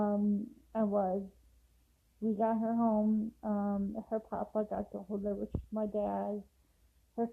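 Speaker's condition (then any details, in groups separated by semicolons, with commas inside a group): Cerebral palsy; affects walking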